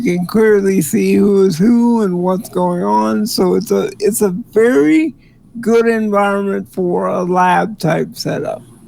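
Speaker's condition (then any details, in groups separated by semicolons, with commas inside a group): Cerebral palsy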